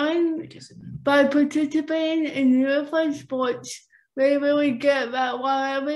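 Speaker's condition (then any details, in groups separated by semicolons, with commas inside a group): Cerebral palsy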